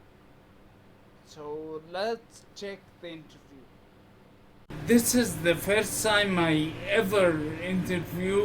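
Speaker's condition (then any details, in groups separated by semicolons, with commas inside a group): Multiple sclerosis; poor motor skills; slurred speech, previously normal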